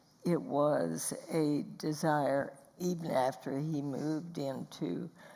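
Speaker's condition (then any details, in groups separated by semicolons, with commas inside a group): Spasmodic dysphonia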